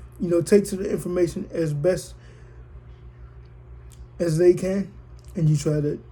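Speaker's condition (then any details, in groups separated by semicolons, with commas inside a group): Cerebral palsy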